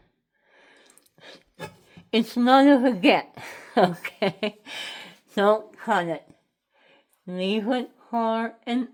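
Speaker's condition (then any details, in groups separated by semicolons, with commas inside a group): Head and neck cancer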